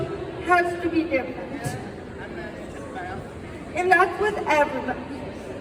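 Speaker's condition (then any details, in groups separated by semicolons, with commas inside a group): Quadriplegic spastic cerebral palsy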